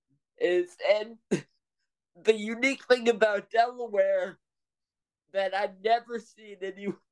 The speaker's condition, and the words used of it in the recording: Cerebral palsy. I was having some trouble with breath control earlier, so